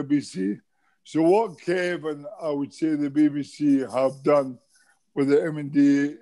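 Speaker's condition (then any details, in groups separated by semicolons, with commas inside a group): MND; terminal, whole body affected, muscle wastage; diagnosed four years ago; speaks well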